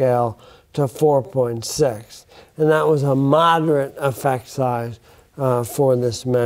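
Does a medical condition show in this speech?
Yes: bulbar onset ALS; affects speech.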